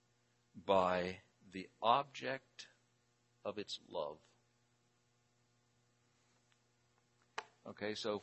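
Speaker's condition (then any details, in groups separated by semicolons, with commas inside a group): No condition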